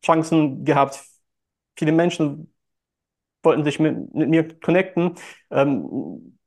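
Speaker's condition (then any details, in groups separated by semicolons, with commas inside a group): Stuttering; since childhood, hard in childhood, youth, school and nearly all speaking situations; compensates by outsourcing phone calls, social media and texting, speaks on stage; speech hangs at times, part-word repetitions; repeated sounds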